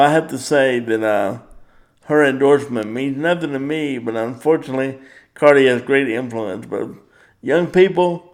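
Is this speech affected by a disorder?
Yes: cerebral palsy; power wheelchair.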